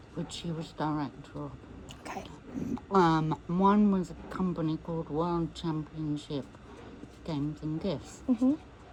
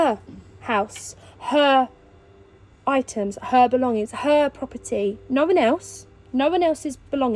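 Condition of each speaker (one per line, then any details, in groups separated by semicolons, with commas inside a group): MND; 33 years since onset, lungs checked; voice may be difficult to understand
No condition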